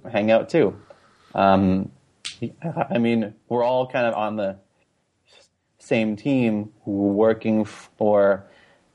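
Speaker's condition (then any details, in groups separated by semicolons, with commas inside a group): Stuttering; formerly on receiving end of stuttering support groups, NSA local chapters; talks more freely about and advertises stuttering, less ashamed since joining Stutter Social hangouts; prolonged sounds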